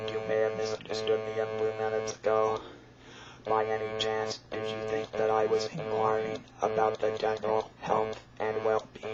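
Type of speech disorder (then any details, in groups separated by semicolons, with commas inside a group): Electrolarynx speech; laryngectomy (electrolarynx user)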